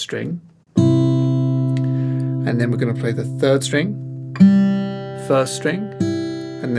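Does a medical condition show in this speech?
No.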